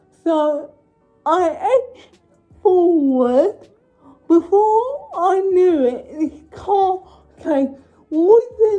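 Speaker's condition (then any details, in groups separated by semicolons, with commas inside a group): Cerebral palsy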